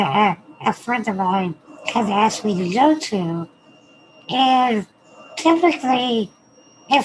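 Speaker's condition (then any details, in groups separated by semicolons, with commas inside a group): Spinal muscular atrophy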